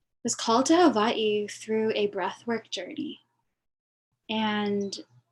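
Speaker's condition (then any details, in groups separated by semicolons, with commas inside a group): No condition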